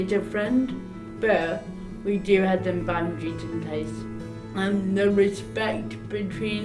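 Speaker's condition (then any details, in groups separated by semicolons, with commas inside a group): Cerebral palsy; arm tremors; needs support at home and work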